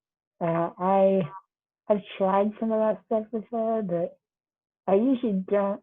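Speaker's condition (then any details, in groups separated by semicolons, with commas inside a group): Duchenne muscular dystrophy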